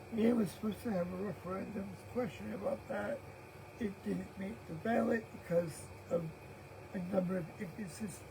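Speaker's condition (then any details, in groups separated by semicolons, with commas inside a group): Cerebral palsy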